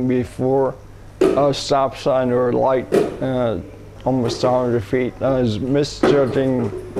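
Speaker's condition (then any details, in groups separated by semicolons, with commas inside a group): Multiple system atrophy; initially diagnosed cerebellar ataxia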